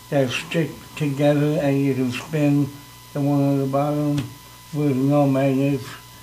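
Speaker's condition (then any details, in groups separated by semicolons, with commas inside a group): Cerebral palsy; able to talk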